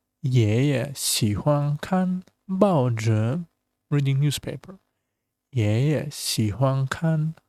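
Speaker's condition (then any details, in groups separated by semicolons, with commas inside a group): No condition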